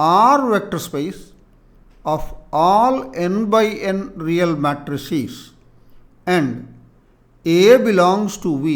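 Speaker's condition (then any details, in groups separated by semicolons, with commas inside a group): No condition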